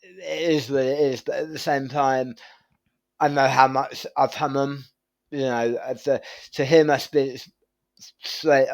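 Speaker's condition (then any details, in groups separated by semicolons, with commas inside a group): Tongue cancer surgery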